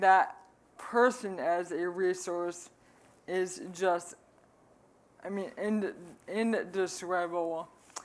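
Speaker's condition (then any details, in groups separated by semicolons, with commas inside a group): ALS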